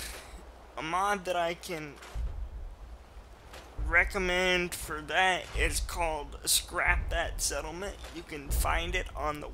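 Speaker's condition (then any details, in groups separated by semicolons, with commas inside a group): Cerebral palsy, mild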